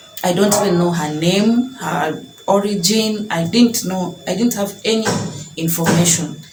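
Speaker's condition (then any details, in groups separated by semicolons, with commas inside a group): No condition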